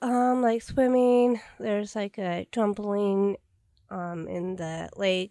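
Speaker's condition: Down syndrome; also hard time breathing

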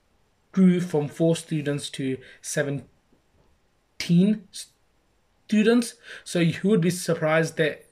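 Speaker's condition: Stammer; stammer since childhood, spoke little when young to hide it; age 26, ongoing stammer; struggles to say own name, slow to get out, less stammering with put-on Birmingham accent or exaggerated speech; blocks

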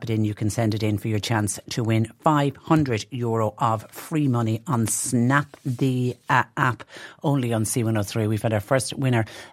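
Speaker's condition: No condition

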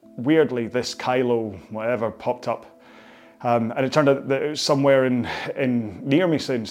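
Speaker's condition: No condition

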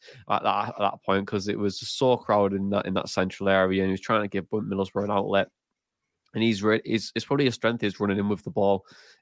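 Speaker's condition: No condition

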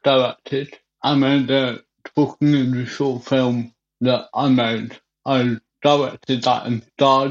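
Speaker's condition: Cerebral palsy; wheelchair

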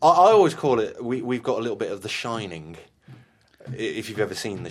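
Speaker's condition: No condition

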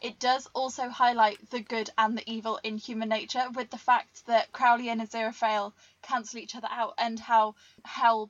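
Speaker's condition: No condition

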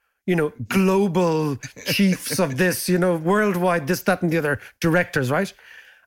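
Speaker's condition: No condition

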